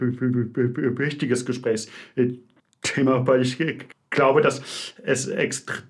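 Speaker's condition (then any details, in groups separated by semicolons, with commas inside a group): Stuttering; developmental, lifelong, possibly inherited, father stuttered, brother fluent, logopedic speech therapy, constant since second grade; blocks alternating with fluent stretches, greeting took nearly 3 minutes, not always eye contact; prolonged sounds, blocks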